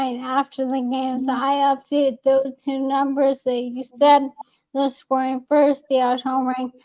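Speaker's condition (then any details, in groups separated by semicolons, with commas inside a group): ALS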